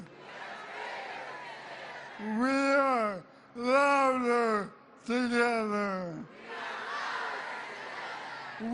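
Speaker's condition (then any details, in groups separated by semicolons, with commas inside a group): ALS; weak voice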